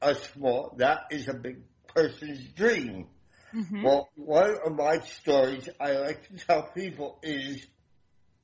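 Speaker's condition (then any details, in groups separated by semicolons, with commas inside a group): Damaged voice box; at least 25 years ago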